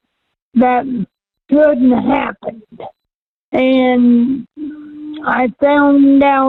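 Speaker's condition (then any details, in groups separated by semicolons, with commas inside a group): Cerebral palsy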